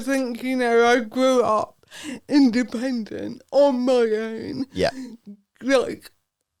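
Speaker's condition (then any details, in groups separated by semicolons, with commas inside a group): Cerebral palsy; affects speech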